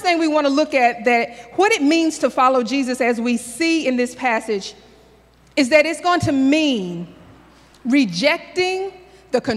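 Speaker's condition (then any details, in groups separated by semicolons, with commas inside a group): No condition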